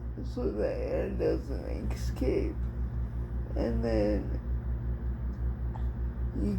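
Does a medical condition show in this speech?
Yes: cerebral palsy; speech somewhat affected.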